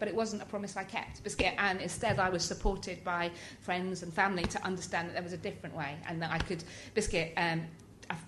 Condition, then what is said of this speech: Tourette syndrome. But they began to intensify in my early 20s and have a much bigger... impact on my life.